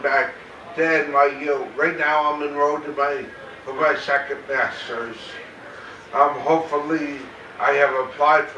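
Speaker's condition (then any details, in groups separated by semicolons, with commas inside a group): Cerebral palsy, mild; mainly affects speech, reduced intelligibility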